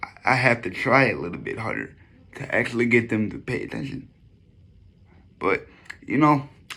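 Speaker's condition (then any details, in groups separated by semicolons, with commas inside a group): Cerebral palsy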